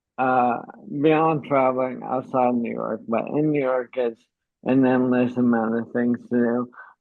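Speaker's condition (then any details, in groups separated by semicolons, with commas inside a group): ALS; uses pre-recorded voice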